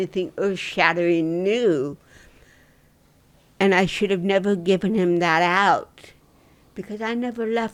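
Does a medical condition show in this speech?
Yes: cerebral palsy.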